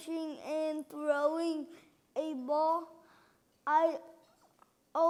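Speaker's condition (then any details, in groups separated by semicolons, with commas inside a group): Cerebral palsy; left hand and left side affected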